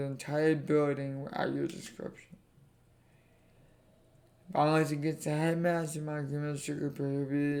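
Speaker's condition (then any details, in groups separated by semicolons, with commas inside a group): Cerebral palsy; affects legs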